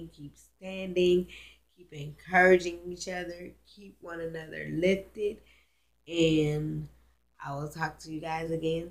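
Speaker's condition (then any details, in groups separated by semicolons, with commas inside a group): Cerebral palsy, spastic; now talking and breathing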